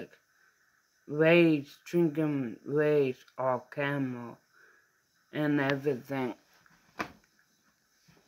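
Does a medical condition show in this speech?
Yes: mild cerebral palsy.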